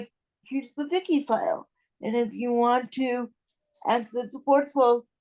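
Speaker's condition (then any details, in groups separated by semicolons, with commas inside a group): Cerebral palsy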